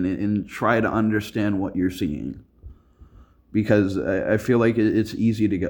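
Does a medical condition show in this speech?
No.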